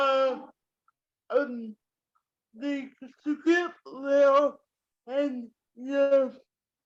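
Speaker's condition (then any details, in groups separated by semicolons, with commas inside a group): Cerebral palsy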